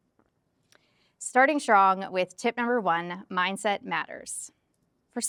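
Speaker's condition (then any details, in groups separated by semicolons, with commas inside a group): No condition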